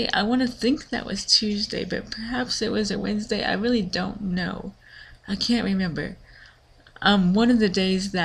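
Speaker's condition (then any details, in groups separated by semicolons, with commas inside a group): Cerebral palsy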